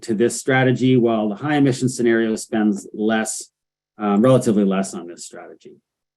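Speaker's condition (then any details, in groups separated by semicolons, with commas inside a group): No condition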